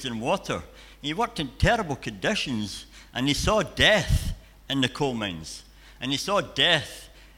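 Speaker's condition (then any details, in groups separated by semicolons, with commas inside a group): Cleft palate and cleft lip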